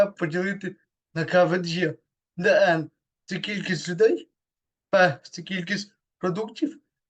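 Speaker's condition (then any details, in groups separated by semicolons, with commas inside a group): Cerebral palsy; third disability group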